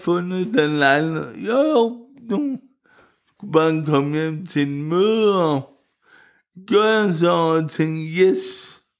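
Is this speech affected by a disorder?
Yes: cerebral palsy; wheelchair user.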